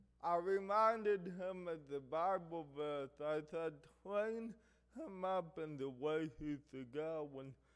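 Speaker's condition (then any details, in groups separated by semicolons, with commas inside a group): Cerebral palsy; affects hearing and speech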